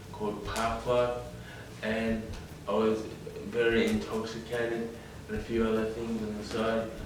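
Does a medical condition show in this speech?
Yes: brain injury; acquired, fall from height; about 13 years since injury, lives independently, early wheelchair.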